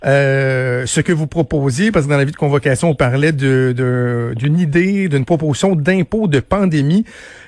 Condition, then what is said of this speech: No condition.